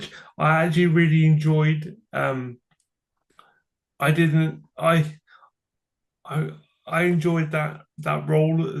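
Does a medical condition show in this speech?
Yes: cerebral palsy; from birth.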